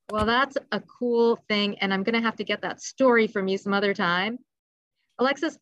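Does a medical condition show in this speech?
No.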